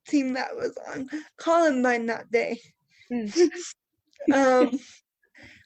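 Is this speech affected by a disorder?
Yes: cerebral palsy.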